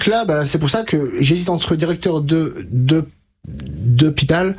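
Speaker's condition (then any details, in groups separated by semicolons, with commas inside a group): Stuttering; onset age 5 to 6, untreated, from about 20 several years therapy with Catherine Daubier, Nancy; blocks and repetitions now, from 5 to 20 could not say sentence without blocking, gestured fingers; repeated sounds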